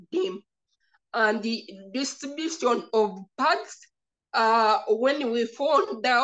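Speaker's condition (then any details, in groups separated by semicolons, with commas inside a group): Cerebral palsy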